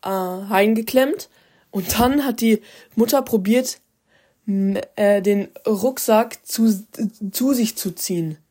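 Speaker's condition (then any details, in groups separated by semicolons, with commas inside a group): Stuttering; accepted as unchangeable; stuttered very often in this episode; very frequent stuttering during recording; repeated words, blocks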